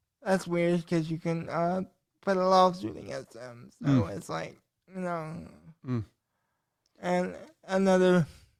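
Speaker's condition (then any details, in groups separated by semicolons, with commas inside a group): Cerebral palsy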